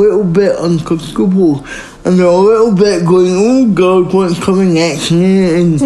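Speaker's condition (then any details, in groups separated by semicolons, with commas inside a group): Speech impairment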